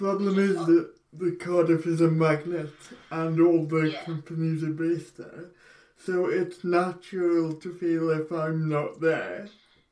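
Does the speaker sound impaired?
Yes: cerebral palsy.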